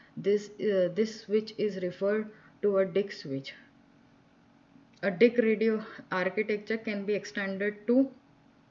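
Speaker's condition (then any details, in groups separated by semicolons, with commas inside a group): No condition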